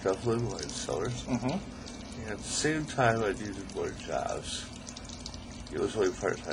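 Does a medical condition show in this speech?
Yes: ALS; still able to talk, articulate.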